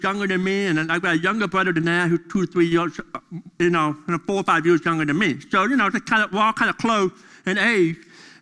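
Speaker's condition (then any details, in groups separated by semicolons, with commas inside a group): Deafness; deaf during school years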